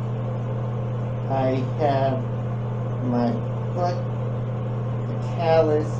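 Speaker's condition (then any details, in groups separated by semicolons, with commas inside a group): Cerebral palsy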